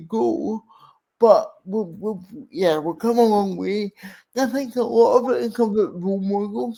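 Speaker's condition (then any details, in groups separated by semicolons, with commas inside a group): Cerebral palsy; speech impairment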